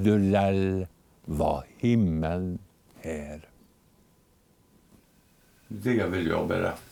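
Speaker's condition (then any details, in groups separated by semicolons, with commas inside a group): Tongue cancer, partial tongue removal; partial tongue removal surgery; diagnosed 7 years ago; voice permanently changed, relearned speaking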